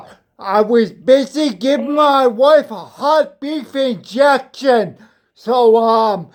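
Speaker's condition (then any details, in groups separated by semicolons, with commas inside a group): Spinocerebellar ataxia; speech sounds drunk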